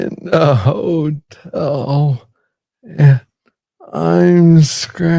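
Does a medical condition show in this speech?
Yes: Parkinson's disease; young onset, about age 30; about 11 years since onset, 13 medications, poor balance, frequent falls; speaks slowly.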